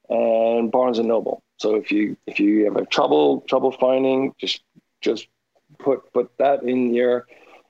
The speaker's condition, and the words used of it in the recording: Aphasia. I, you know, there are things that goes in my my mind that I I did forgot and, or, uh, and pops up in in my mind.